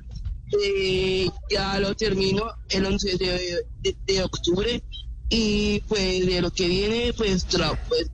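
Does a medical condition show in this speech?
Yes: Down syndrome; 24 years old.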